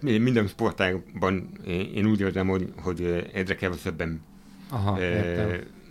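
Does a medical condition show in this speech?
Yes: hearing impairment; hard of hearing, uses hearing aid.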